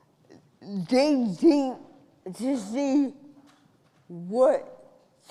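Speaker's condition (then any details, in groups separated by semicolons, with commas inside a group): Cerebral palsy; from birth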